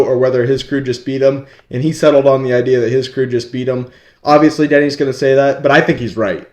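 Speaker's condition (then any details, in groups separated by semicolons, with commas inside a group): No condition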